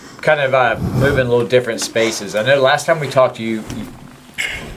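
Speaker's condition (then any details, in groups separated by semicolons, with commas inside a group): No condition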